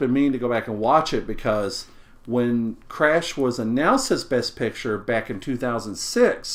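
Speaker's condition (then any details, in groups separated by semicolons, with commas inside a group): No condition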